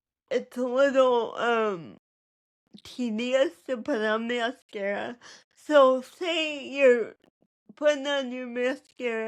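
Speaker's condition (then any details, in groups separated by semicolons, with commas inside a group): Cerebral palsy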